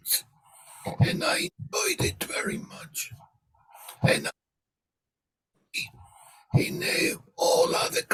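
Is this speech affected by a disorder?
Yes: laryngectomy.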